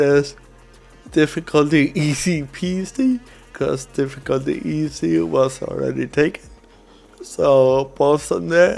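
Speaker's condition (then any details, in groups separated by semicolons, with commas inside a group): Cerebral palsy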